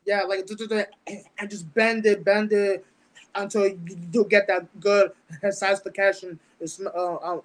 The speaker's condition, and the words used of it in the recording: Stuttering. I don't like to be on stage just talking and talking because my fear last time is that certain words will come out